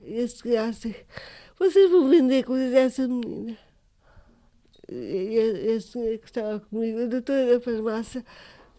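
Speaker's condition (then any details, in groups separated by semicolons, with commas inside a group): Cerebral palsy; electric wheelchair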